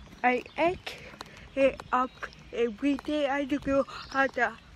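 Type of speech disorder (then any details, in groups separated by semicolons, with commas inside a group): Apraxia of speech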